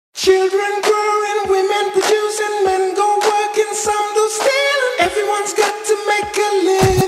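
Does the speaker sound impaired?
No.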